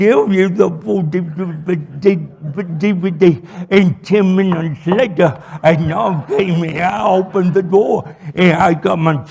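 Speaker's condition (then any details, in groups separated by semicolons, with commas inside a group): Cerebral palsy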